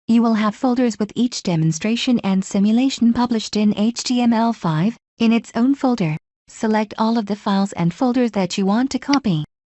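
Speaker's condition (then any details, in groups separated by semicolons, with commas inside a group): No condition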